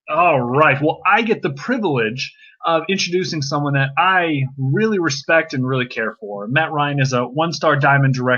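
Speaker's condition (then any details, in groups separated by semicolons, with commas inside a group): No condition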